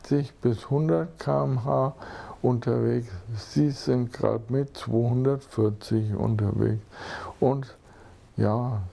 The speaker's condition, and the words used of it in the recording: ALS (motor neuron disease). Bisschen Muskelabbau und deswegen spreche ich, wie ich spreche.